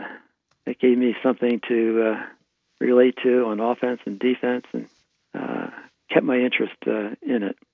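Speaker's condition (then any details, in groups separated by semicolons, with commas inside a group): Parkinson's disease; right hand tremor at onset, slack face, practices smiling, suspected cause fertilizer fumes, Magic Marker xylene; on carbidopa levodopa, tremors gone, functioning almost normally, Requip and other dopamine agonists tried earlier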